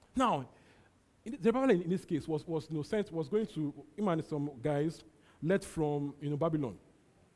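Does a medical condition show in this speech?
No.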